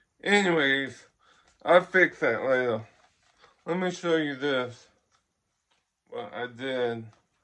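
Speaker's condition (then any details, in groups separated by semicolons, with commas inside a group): Ataxic cerebral palsy; ataxic type, present from birth, no longer uses crutches; muffled or distorted voice, hard to speak clearly, had speech therapy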